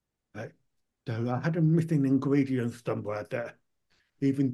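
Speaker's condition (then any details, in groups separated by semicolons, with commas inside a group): Profound deafness; hears nothing with implant off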